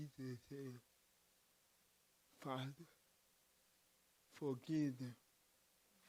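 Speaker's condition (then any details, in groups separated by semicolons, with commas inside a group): Cerebral palsy; from birth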